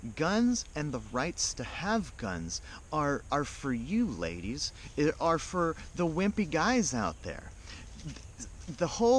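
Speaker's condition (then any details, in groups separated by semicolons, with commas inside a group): No condition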